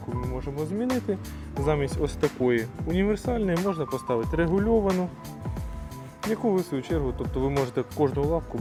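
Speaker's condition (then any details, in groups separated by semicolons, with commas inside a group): No condition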